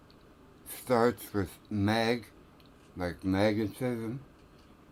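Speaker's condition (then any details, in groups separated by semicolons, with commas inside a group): Tongue cancer; radiation-treated tongue cancer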